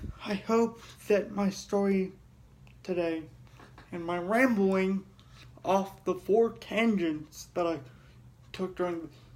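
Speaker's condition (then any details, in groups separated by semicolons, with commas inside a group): Cerebral palsy; heavily altered breathing patterns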